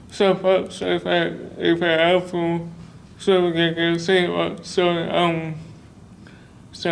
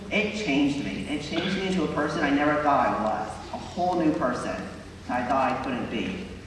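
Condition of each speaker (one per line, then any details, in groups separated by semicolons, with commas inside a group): Cerebral palsy; body affected; speech disability
No condition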